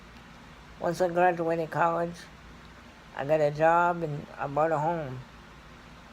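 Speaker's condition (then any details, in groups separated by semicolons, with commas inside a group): Cerebral palsy; scoliosis; needs help with daily tasks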